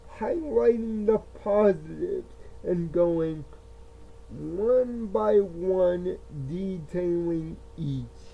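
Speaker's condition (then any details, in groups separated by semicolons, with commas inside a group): Cerebral palsy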